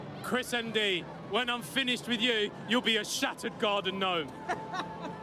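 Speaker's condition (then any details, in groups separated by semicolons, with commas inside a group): No condition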